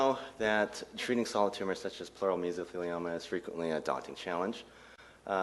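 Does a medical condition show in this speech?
No.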